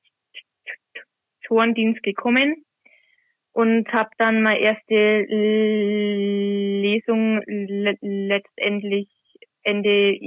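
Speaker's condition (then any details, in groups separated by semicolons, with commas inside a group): Stuttering; covert stuttering, first consciously noticed around age 10, hidden until age 21; no longer hiding stuttering, regularly reads Gospel and Epistle aloud in church as lector; reading aloud not stutter-free, anticipates hard words, formerly hid stutter with filler words and word swapping; repeated sounds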